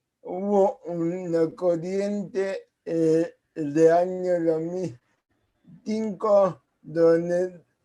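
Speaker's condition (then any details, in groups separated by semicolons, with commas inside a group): Cerebral palsy; speaks as if with potato in mouth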